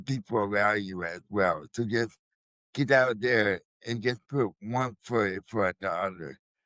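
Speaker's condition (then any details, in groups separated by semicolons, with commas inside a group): Cerebral palsy; uses wheelchair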